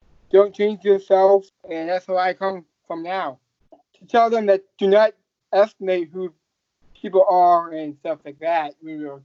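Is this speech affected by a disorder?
Yes: Down syndrome.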